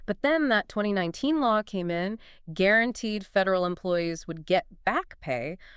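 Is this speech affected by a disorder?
No.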